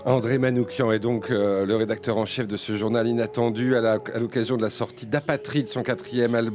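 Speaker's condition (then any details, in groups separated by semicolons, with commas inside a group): No condition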